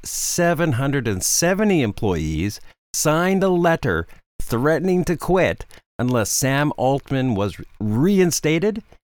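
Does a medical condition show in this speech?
No.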